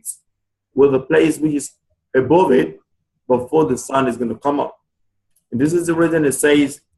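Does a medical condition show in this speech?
No.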